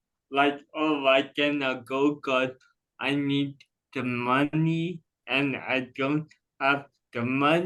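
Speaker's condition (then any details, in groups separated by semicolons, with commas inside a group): Cerebral palsy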